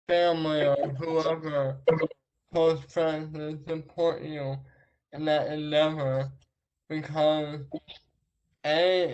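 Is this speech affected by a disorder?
Yes: traumatic brain injury.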